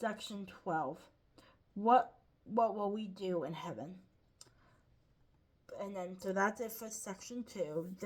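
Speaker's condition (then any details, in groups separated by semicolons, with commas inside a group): Cerebral palsy; lifelong, ankle-foot orthoses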